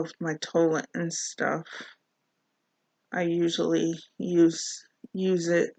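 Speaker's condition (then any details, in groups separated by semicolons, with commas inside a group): Mild cerebral palsy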